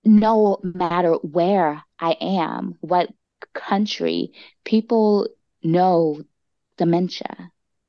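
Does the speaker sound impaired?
Yes: stuttering; discloses stutter at start of conversations; here prolonged sounds.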